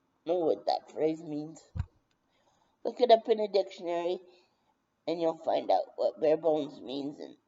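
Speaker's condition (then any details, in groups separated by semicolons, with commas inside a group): Brain injury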